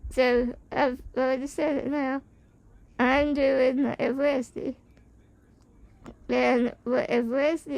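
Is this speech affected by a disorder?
Yes: spinal muscular atrophy type 2.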